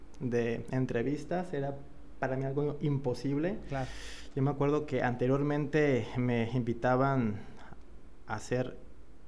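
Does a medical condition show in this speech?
Yes: stuttering; lifelong stuttering, more marked until about 30 to 31, breathing-technique course and self-acceptance helped; age 34, still stutters at times, milder since course; occasional blocks, may look nervous, flows better when not hiding it; here prolonged sounds, blocks.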